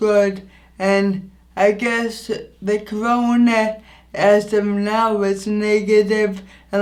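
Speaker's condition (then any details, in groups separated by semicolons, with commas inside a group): Anoxic brain injury; injury affects voice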